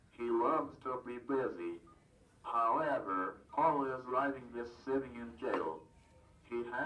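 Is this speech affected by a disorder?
Yes: cerebral palsy, athetoid.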